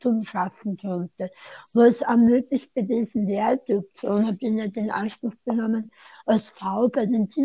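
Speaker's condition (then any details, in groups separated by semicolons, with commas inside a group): Tongue cancer surgery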